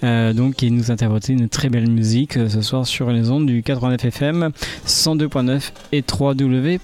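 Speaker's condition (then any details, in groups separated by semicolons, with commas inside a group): No condition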